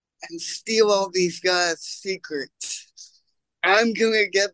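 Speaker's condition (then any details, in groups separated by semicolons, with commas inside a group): Cerebral palsy; congenital, lack of oxygen at birth, stroke-like state, left side of body, walks unassisted with limp; pulled groin muscle in bowling league, cannot walk, uses walker, band helps on and off stages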